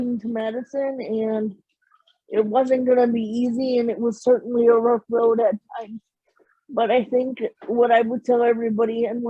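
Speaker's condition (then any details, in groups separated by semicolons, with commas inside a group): Cerebral palsy; premature birth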